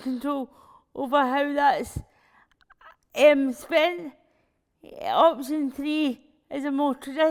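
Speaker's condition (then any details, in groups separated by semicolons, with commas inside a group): Cerebral palsy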